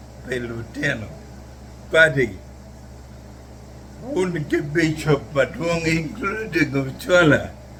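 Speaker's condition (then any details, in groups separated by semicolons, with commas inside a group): Neurological disease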